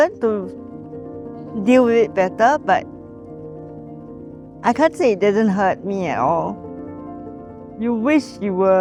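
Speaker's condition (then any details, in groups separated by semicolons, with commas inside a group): Cerebral palsy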